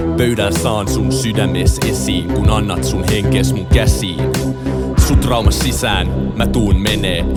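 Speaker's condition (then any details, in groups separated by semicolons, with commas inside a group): No condition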